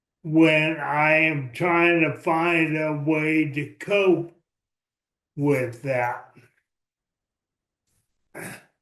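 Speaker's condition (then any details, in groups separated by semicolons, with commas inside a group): ALS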